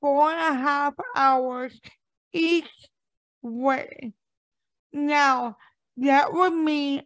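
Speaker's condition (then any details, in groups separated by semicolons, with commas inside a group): Cerebral palsy; arthritis since age 30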